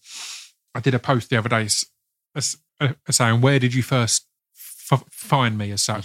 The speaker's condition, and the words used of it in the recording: Stuttering. Because if my character hasn't got a stammer in general, I don't want to be messing up takes.